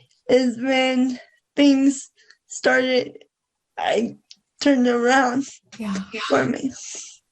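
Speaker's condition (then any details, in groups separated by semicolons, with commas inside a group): Cerebral palsy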